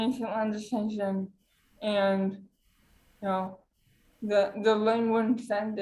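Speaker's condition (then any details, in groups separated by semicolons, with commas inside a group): Cerebral palsy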